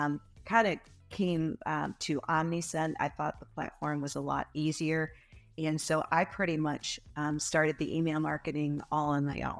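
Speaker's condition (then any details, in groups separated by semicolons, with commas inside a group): No condition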